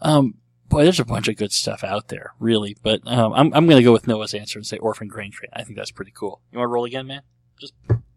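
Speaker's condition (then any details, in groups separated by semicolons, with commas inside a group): Cleft lip and palate; treated as a baby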